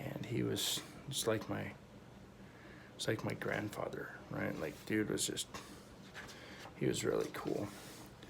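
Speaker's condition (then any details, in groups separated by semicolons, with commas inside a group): No condition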